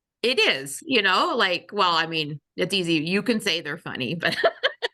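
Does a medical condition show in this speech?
No.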